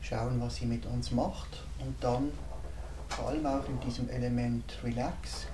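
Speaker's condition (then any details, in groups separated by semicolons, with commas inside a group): No condition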